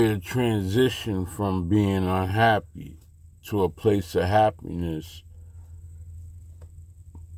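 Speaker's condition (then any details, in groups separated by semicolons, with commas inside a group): Slurred speech; still slurs words occasionally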